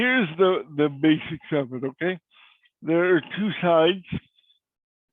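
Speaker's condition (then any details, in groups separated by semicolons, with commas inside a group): Cerebral palsy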